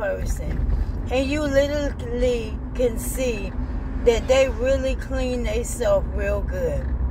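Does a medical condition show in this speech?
Yes: ALS.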